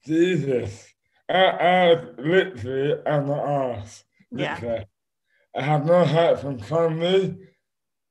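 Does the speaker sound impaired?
Yes: dystonia; speech affected, slurred speech as first symptom, hands later involuntarily affected.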